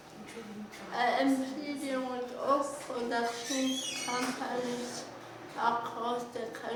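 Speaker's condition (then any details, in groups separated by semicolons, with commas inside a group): Cerebral palsy; from birth; affects speech and movement, slow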